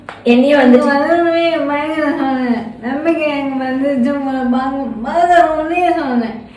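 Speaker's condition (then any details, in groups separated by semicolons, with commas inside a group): ALS; bulbar onset, choking, then hand weakness, breathing involved; much worse over ten months, last stage, weak hands, slow walking; poor speech, breathless speaking, choking on swallowing, snoring-like sound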